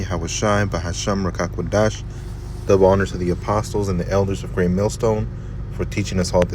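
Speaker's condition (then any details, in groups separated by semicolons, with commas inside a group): No condition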